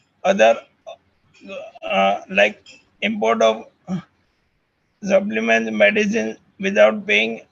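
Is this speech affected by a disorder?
Yes: motor neurone disease; voice strong and loud.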